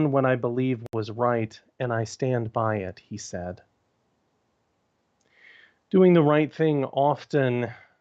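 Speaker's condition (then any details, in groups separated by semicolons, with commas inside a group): No condition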